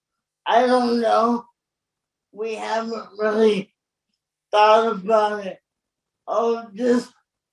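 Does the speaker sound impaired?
Yes: cerebral palsy; born very premature, staff help with Hoyer lift transfers in and out of bed; age 51.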